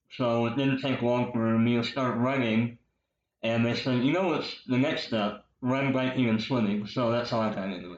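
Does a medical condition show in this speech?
Yes: cleft lip and palate, popliteal pterygium syndrome; congenital.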